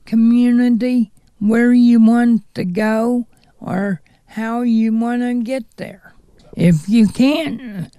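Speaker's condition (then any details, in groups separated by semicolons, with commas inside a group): Cerebral palsy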